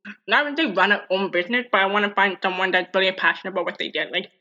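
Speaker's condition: Deafness; 23 years old

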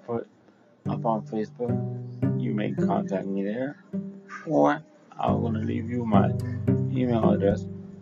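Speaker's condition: Cerebral palsy

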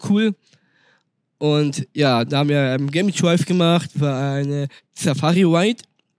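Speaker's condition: Down syndrome; congenital

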